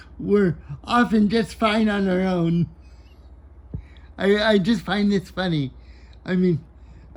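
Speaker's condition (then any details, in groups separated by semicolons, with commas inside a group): Cerebral palsy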